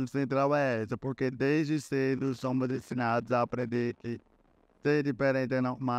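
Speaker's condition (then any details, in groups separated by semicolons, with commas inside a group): Cerebral palsy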